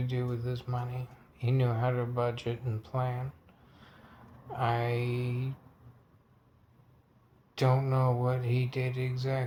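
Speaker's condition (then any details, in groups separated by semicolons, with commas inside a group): Multiple sclerosis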